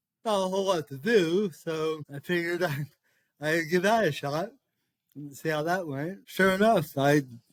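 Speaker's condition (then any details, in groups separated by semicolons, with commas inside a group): Cerebral palsy; speech affected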